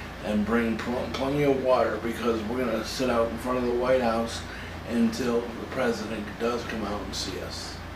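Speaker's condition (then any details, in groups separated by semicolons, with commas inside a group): Cerebral palsy; from birth, muscle spasms and spasticity; cannabis for spasticity, sometimes uses wheelchair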